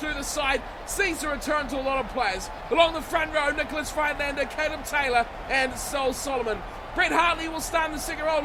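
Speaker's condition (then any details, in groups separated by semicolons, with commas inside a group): No condition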